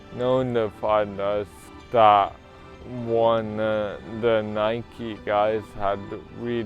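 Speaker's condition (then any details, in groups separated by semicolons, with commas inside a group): Cerebral palsy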